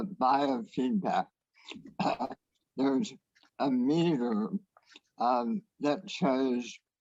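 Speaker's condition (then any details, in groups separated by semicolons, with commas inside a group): Head and neck cancer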